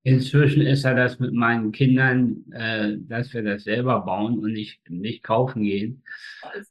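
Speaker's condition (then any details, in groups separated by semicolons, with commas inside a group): Spastic tetraparesis; all four limbs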